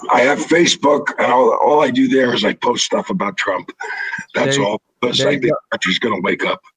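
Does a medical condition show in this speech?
Yes: throat cancer, vocal cords removed; throat cancer from 1996, 63 surgeries under general plus about 100 in office; cancer free 13 years, partial voice box created by Steve Zeitels in Boston; no voice for about five years after vocal cord removal, now partial voice.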